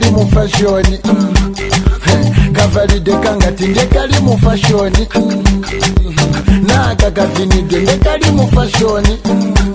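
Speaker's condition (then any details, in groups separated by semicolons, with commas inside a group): No condition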